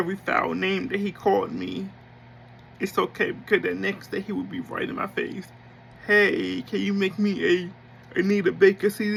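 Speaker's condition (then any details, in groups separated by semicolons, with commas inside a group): Cerebral palsy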